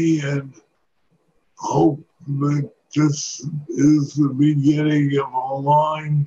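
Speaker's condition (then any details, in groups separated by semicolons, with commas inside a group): Parkinson's disease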